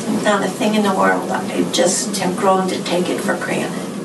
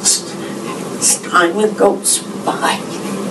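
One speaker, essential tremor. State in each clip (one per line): DBS on
DBS off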